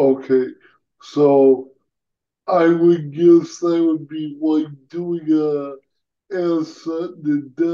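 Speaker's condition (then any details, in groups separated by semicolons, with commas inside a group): Cerebral palsy; present from birth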